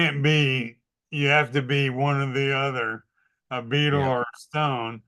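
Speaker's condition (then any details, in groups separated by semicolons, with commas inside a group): ALS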